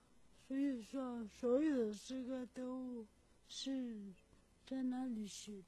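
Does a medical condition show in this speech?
Yes: cerebral palsy; unclear, slurred articulation described in own poem.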